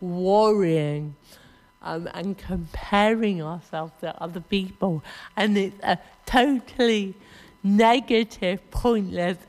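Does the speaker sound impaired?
Yes: cerebral palsy.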